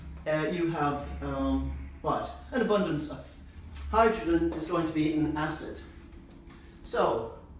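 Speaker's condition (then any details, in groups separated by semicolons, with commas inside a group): No condition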